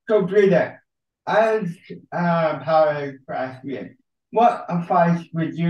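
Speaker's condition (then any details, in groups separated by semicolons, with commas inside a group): Cerebral palsy, ataxic, mild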